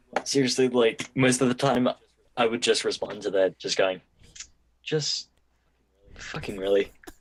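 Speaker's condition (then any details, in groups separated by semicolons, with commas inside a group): No condition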